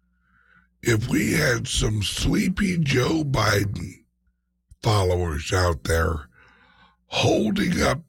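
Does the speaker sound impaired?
Yes: speech impediment, mild.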